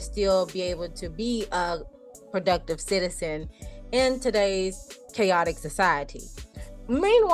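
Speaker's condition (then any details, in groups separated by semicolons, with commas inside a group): No condition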